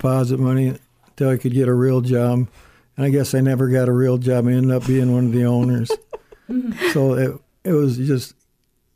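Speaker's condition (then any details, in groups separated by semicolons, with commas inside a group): Parkinson's disease; stutters and stammers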